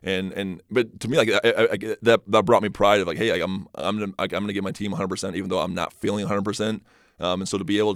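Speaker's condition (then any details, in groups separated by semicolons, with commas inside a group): Stutter; stutter first noticed in high school, magnified on mission while learning Spanish; past speech therapists helped a little, detailed preparation learned from coach Lewis at Lone Peak; trips over words, can't get words out off the cuff, less when prepared, confident; repeated words, blocks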